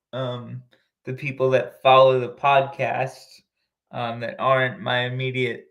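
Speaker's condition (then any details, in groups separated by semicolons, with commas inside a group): Cerebral palsy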